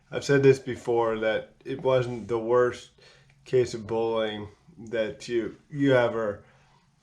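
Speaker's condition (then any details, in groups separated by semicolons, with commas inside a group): Cerebral palsy; physical disability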